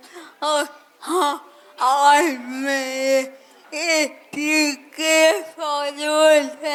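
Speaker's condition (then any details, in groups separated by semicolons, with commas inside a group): Cerebral palsy; speech not clear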